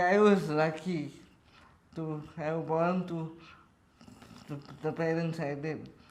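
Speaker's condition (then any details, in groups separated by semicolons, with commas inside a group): Cerebral palsy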